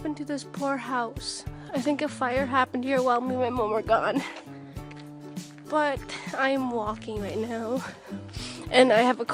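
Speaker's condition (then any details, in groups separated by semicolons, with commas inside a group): No condition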